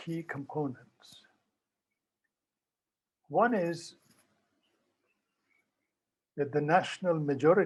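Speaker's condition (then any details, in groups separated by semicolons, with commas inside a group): No condition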